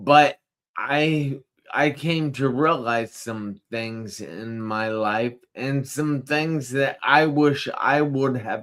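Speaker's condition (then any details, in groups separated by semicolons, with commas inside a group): Traumatic brain injury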